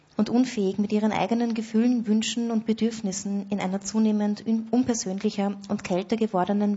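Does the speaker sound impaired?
No.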